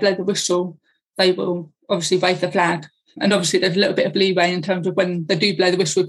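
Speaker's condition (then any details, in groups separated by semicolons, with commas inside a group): Deafness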